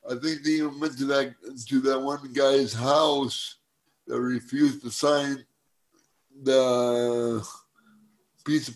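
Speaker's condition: Cerebral palsy; spastic type, from birth, uses wheelchair for mobility

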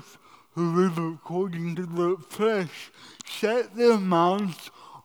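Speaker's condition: Cerebral palsy

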